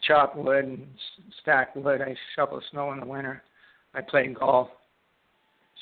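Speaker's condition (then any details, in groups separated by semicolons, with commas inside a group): Parkinson's disease; dexterity loss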